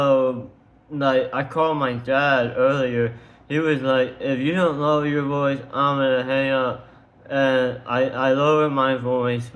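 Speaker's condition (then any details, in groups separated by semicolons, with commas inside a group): Tongue cancer surgery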